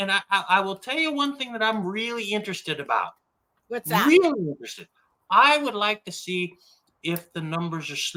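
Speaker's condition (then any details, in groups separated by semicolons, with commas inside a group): No condition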